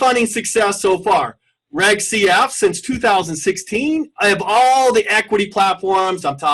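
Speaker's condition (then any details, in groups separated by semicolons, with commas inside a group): No condition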